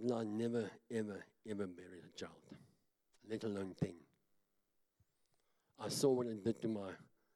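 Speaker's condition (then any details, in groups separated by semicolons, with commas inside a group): Cleft palate; talks funny, self-described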